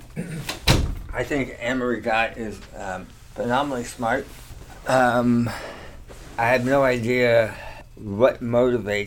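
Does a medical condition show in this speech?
Yes: tongue cancer surgery; three or four tongue surgeries, chemotherapy, radiation, long convalescence; many years after treatment; slight slur, talks okay.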